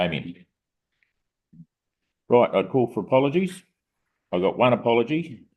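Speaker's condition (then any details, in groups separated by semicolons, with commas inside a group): No condition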